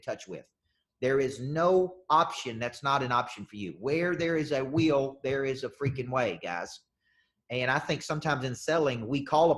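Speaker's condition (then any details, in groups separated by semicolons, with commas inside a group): No condition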